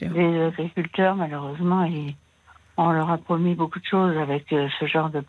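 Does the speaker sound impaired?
Yes: Parkinson's disease; onset age 53 with fine thumb-index tremor, deep brain stimulation electrodes, rechargeable stimulator box above chest; ill 20 years, surgery nearly 10 years ago, few tremors, walking difficulty, arthritis, disabled 18 months; some difficulty speaking, host offers help and explains.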